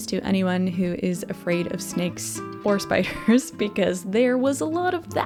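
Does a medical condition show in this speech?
No.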